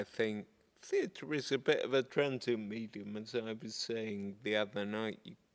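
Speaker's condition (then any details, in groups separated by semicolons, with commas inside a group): Multiple sclerosis; progressive form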